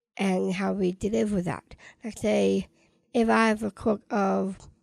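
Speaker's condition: Down syndrome

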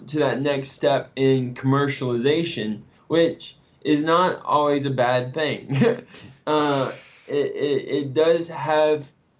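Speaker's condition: Cerebral palsy; symptoms can act up

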